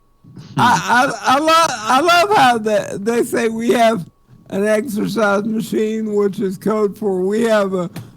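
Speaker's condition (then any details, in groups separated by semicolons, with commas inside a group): Cerebral palsy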